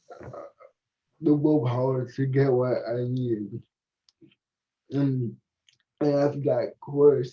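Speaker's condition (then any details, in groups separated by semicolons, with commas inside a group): Cerebral palsy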